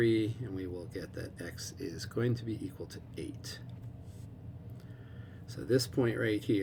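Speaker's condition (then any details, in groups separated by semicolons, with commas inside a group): No condition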